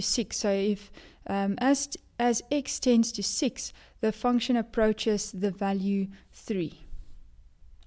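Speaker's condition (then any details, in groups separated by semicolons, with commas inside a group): No condition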